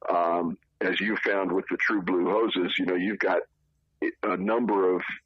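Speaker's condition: No condition

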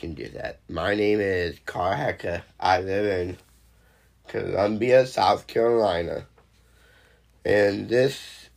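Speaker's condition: Down syndrome; genetic disorder, present since birth; delivers prepared speech aloud himself

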